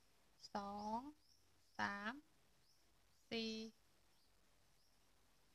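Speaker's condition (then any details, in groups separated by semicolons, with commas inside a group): No condition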